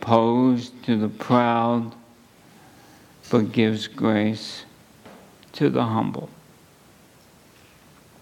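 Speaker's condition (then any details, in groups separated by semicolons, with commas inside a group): ALS; under neurologist care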